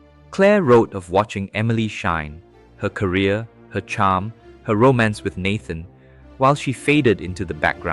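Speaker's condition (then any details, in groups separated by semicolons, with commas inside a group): No condition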